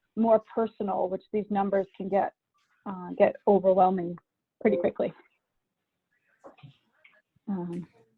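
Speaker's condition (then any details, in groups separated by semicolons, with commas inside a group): No condition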